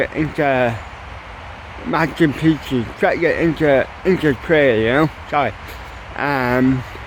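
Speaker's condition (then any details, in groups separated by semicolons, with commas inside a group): Cerebral palsy; mild, ataxic type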